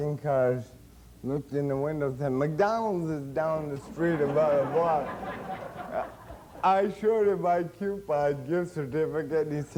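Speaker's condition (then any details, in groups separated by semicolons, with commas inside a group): Cerebral palsy; since birth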